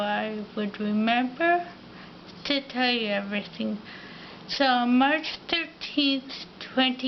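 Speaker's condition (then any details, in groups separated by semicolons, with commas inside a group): Ataxia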